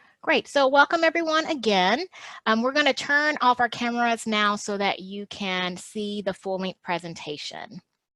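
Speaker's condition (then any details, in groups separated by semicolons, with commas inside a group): No condition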